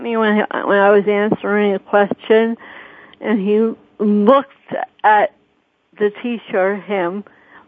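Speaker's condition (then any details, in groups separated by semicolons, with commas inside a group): Cerebral palsy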